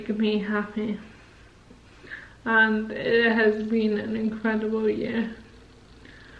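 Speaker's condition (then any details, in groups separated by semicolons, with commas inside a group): Motor neurone disease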